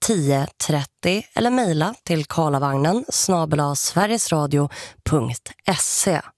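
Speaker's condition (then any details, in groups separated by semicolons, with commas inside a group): No condition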